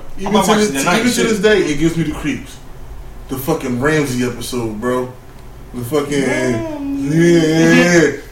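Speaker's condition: No condition

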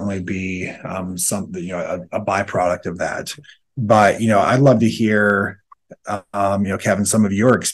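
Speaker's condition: No condition

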